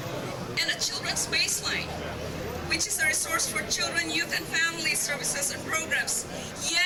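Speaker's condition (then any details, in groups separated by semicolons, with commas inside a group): No condition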